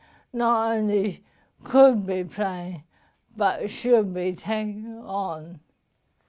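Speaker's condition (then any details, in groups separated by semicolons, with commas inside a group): Motor neuron disease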